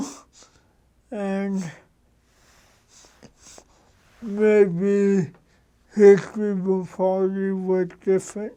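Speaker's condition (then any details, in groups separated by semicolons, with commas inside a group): Cerebral palsy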